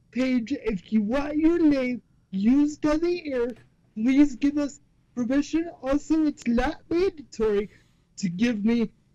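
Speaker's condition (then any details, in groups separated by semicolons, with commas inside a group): Cerebral palsy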